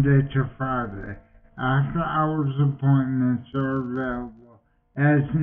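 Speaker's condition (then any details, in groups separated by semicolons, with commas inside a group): Multiple sclerosis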